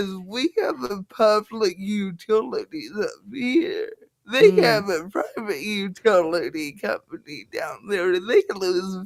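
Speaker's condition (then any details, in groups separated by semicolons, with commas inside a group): Cerebral palsy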